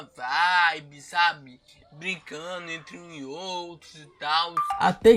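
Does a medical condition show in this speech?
Yes: cerebral palsy.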